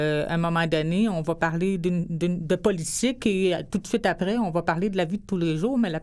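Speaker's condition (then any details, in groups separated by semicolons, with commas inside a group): Hearing loss since birth; expresses herself very well, worked very hard for it, also speaks English well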